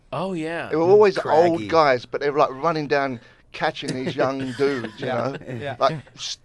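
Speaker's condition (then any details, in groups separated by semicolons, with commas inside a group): No condition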